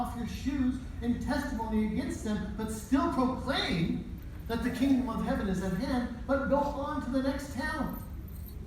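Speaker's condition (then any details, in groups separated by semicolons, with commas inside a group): No condition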